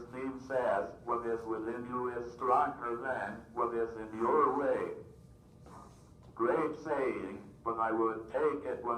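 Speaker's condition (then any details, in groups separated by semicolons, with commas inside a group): Cerebral palsy, athetoid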